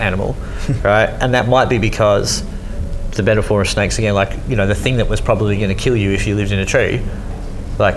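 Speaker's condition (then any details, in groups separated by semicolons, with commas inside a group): Cleft lip and palate; congenital cleft lip and palate, repeated hospital stays and surgeries as a baby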